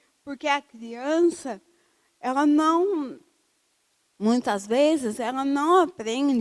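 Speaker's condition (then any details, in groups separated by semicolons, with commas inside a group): Cerebral palsy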